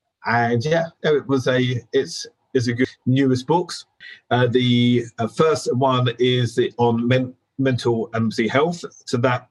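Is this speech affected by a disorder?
Yes: stammer; possibly linked to hearing difficulties from illness in first 3 or 4 years, affecting language; here repeated sounds.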